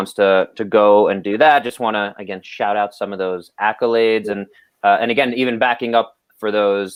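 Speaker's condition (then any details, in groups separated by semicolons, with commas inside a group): No condition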